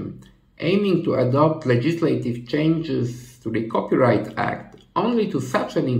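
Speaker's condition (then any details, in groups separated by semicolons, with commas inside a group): No condition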